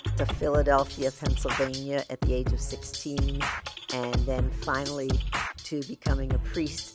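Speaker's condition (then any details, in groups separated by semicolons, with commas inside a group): No condition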